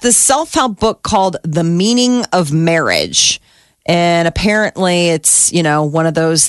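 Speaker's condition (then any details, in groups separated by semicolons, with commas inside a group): No condition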